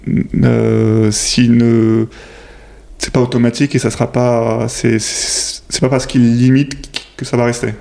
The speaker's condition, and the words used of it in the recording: Stuttering. Ce podcast est aussi pour moi un traitement pour m'aider à mieux m'exprimer et mieux assumer mon bégaiement.